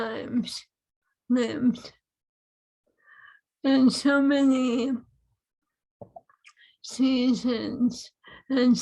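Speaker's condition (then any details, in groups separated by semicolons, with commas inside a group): ALS; swallowing lost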